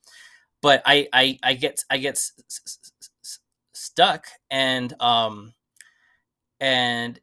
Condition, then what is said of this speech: Stuttering. And one obstacle that I've realized is my stutter in Spanish.